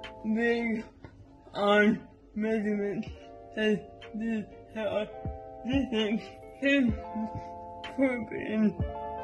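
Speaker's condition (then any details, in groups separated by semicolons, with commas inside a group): Cerebral palsy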